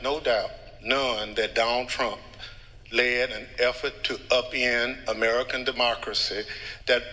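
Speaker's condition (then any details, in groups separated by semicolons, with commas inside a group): No condition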